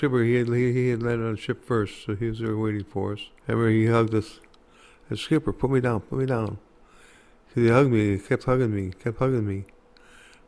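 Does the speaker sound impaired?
Yes: Parkinson's disease; Parkinson's disease attributed to Agent Orange exposure during Vietnam service, hard time walking; speech affected very significantly, hard time talking.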